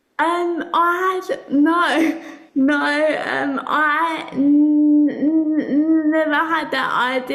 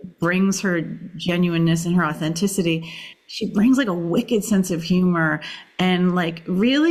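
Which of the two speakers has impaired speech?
The first: cerebral palsy; speech impediment.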